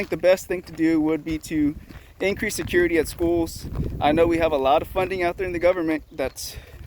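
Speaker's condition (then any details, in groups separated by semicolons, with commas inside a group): No condition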